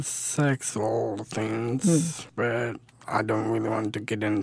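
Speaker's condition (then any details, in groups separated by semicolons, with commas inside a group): Down syndrome; adult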